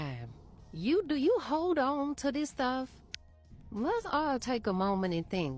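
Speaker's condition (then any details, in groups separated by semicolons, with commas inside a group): No condition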